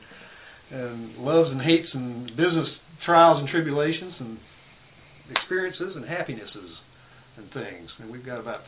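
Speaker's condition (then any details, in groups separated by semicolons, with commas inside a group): No condition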